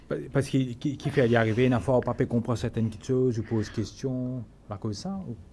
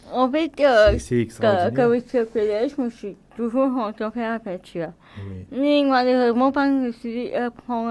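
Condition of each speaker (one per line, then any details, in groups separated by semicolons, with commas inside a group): No condition
Cerebral palsy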